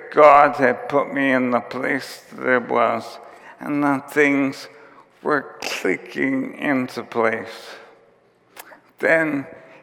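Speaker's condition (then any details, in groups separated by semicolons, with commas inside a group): ALS; onset with tiredness and clumsiness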